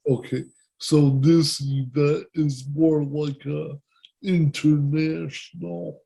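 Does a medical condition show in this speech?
Yes: cerebral palsy; present from birth.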